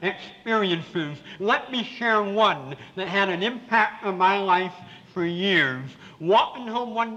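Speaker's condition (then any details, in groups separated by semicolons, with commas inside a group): Severe cleft palate with lisp; congenital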